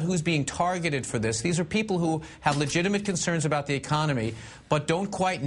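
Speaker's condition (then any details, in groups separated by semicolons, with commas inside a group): No condition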